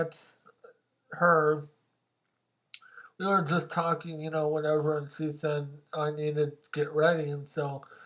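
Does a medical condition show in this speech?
Yes: mobius syndrome.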